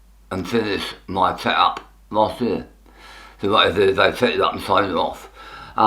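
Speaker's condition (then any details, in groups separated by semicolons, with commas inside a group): Tongue cancer; half tongue removed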